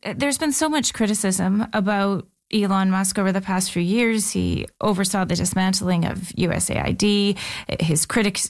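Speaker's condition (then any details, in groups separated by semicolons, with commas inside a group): No condition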